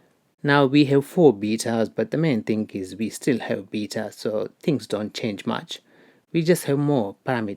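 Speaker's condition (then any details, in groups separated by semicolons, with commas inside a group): No condition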